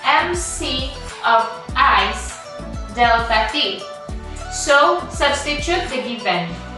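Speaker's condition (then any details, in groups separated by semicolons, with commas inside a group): No condition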